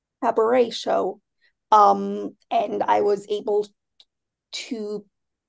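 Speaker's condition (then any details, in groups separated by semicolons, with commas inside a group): Stuttering; stuttering since childhood, speech therapy restarted in adulthood, fifth speech therapist; avoidance reduction therapy and REBT at AIS for about 6 years; unavoidable phone talk at work, uses email for much communication; blocks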